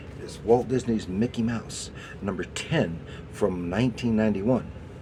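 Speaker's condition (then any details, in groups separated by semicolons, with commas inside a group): No condition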